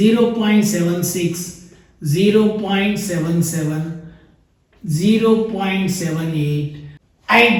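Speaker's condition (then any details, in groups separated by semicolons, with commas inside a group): No condition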